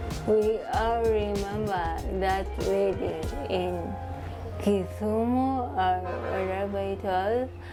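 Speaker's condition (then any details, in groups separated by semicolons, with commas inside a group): Cerebral palsy; from birth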